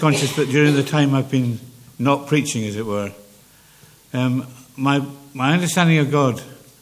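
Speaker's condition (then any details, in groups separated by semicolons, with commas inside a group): Parkinson's; has learned to manage speech more carefully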